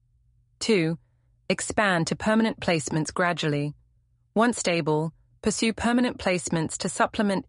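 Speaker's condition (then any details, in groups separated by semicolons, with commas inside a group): No condition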